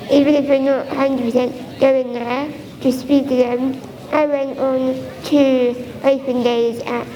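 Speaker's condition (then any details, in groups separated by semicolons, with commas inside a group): Spinal muscular atrophy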